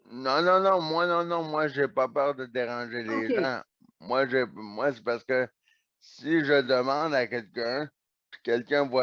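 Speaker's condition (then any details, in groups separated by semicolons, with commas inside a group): Neonatal cerebral palsy; oxygen loss at birth, operation at age 4, muscle atrophy; wheelchair after muscles tired and atrophied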